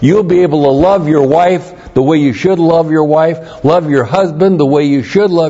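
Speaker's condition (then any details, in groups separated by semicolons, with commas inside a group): No condition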